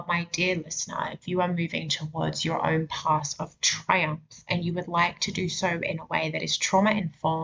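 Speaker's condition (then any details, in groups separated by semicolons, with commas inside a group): No condition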